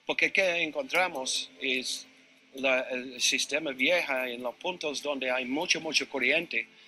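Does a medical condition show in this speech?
No.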